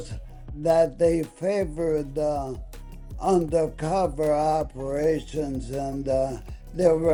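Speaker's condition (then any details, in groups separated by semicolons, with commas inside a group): ALS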